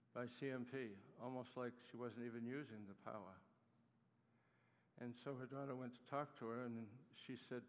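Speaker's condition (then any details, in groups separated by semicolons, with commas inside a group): Parkinson's disease; neuropathy attacks nerves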